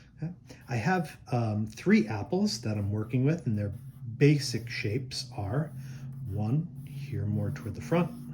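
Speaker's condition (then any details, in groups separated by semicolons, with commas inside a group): No condition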